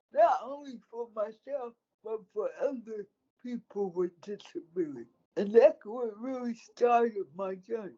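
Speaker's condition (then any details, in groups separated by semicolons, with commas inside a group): Cerebral palsy; speech affected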